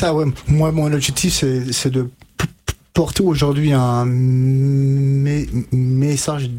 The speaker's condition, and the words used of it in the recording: Stuttering. Donc, là, par exemple, j'ai des blocages et j'ai des répétitions, mais auparavant, avant que je fasse ce gros travail orthophonique, c'était une catastrophe, quoi.